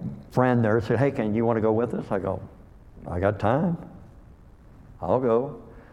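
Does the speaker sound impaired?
Yes: cleft lip and palate; called hair lip.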